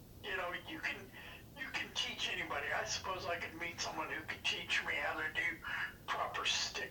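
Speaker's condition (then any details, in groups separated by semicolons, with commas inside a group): Parkinson's disease; diagnosed 5-6 years ago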